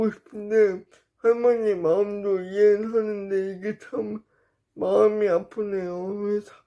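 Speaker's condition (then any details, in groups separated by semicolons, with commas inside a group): Brain lesion disability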